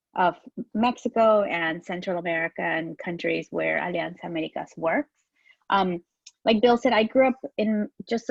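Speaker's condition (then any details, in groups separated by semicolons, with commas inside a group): No condition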